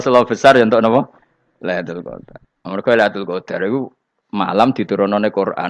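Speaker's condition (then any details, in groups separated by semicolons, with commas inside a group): No condition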